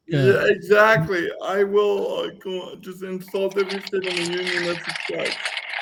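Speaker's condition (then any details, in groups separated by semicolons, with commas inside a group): Cerebral palsy; voice affected by condition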